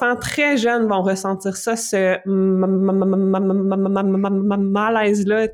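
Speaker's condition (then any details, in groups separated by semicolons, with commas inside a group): Stuttering; adult who stutters; stuttering moment during greeting, held back and stopped, could not reproduce it after; repeated sounds, prolonged sounds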